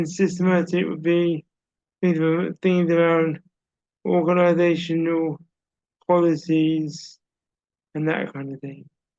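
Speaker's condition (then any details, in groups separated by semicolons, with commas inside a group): Cerebral palsy; uses wheelchair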